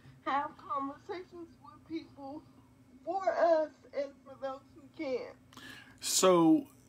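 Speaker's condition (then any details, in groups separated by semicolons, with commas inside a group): Quadriplegic cerebral palsy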